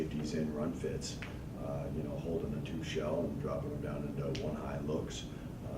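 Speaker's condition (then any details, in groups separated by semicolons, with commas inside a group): No condition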